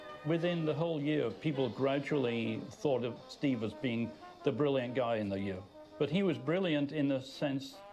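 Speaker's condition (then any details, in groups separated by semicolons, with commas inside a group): No condition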